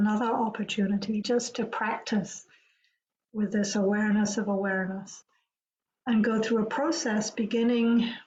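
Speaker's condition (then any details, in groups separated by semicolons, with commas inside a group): No condition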